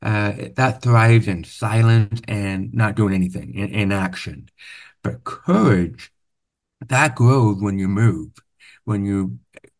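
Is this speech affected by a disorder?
Yes: profound hearing loss, deaf accent; congenital very severe to profound hearing loss, over 13 years of speech therapy; noticeably different accent.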